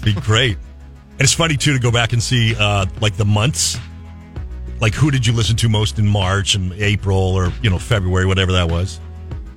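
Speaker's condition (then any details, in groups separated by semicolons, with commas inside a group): No condition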